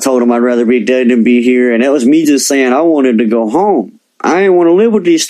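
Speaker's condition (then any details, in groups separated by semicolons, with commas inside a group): Cleft lip and palate; present from birth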